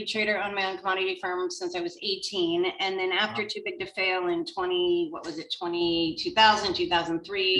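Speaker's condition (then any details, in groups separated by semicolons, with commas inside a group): No condition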